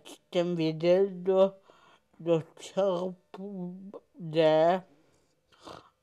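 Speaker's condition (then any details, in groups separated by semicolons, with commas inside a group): Cerebral palsy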